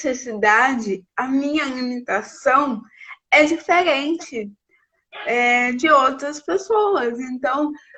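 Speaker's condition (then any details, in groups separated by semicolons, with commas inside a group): Cerebral palsy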